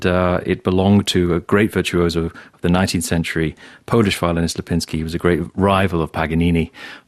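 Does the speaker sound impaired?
No.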